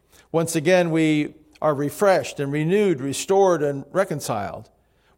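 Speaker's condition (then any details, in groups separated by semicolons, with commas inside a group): No condition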